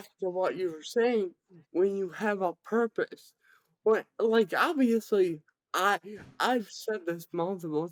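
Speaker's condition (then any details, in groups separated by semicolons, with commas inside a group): Cerebral palsy, severe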